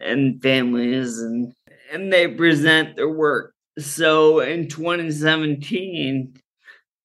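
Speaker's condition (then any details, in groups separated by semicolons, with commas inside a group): Friedreich's ataxia; diagnosed in college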